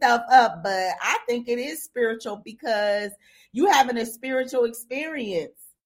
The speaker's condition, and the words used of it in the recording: None; typical speech.